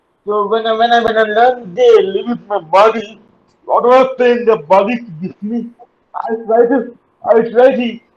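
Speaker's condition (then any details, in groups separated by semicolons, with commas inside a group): Cerebral palsy; uses wheelchair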